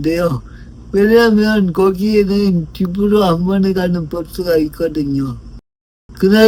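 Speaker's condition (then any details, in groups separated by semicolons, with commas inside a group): Brain lesion disability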